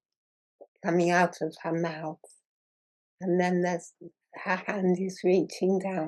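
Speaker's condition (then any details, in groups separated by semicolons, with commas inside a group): Muscular dystrophy; progressive muscle wasting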